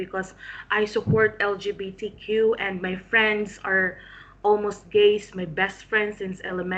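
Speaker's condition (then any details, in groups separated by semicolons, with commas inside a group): No condition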